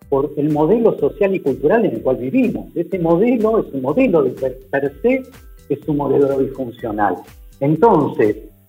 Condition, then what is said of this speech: None; typical speech.